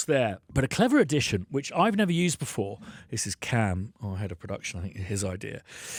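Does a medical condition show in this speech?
No.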